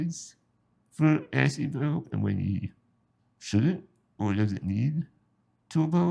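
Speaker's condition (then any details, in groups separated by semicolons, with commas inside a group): Spinal muscular atrophy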